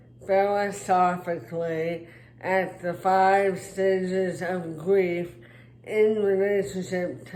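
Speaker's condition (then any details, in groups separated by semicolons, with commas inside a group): Traumatic brain injury; car accident, physical limitations; speech impairment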